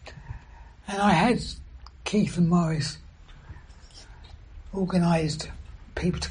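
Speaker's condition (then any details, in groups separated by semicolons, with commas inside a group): Throat cancer surgery, vocal injections; years after treatment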